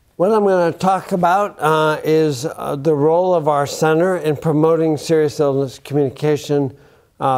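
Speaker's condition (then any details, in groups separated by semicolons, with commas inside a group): Bulbar onset ALS; affects speech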